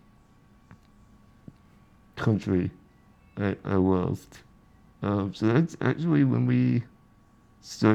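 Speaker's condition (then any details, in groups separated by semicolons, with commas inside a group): Spinal muscular atrophy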